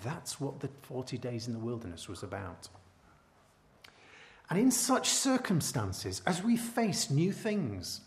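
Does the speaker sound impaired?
No.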